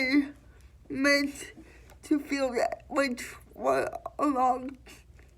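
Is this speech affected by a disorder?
Yes: cerebral palsy.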